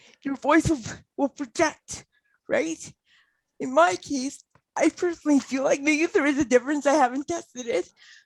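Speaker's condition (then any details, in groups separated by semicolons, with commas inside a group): Cerebral palsy; mainly fine motor and speech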